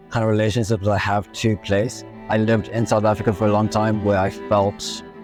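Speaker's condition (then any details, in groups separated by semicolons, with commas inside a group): No condition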